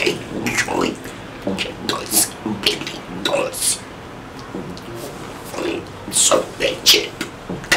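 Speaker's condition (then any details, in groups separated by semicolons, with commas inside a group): Total laryngectomy; esophageal voice, electrolarynx, or tracheoesophageal voice prosthesis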